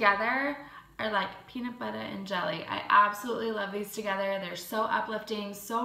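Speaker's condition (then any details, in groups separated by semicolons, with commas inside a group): No condition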